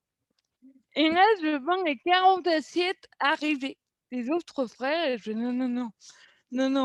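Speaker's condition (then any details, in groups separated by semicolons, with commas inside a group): Cerebral palsy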